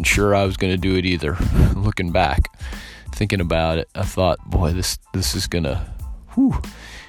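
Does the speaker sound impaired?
No.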